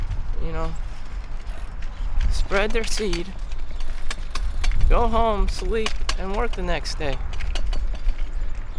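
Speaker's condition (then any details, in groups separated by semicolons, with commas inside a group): No condition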